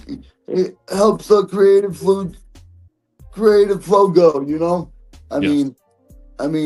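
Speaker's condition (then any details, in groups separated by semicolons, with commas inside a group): Cerebral palsy; present from birth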